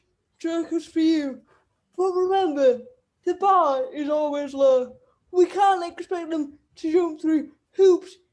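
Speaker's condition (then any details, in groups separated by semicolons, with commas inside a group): Cerebral palsy; wheelchair user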